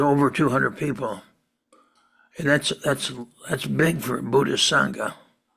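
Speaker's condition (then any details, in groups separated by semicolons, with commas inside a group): Parkinson's disease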